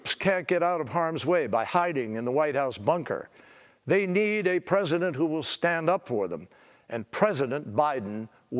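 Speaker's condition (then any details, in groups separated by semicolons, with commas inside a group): No condition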